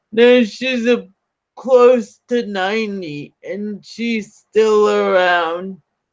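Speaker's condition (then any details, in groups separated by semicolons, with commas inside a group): Cerebral palsy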